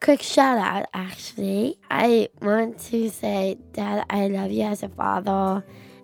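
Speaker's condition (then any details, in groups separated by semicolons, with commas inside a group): Down syndrome; congenital, present from birth, recognized at birth, confirmed by doctors soon after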